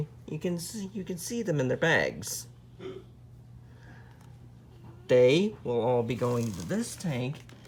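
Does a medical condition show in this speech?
No.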